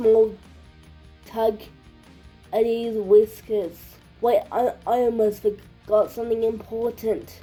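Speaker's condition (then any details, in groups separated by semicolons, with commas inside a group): Cerebral palsy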